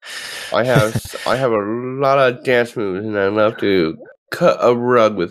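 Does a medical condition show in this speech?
Yes: Down syndrome; present from birth.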